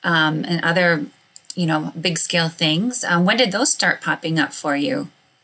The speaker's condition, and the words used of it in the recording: None; typical speech.